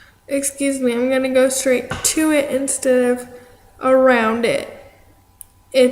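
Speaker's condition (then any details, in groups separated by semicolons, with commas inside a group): Cerebral palsy; affects arm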